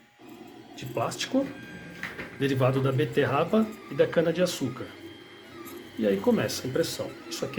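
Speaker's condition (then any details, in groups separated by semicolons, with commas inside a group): No condition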